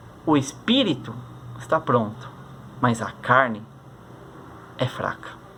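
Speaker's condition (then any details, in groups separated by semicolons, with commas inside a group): No condition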